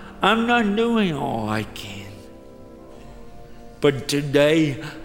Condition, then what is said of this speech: Cerebral palsy. It's a privilege to talk funny. When I'm in public and I open my mouth, people look.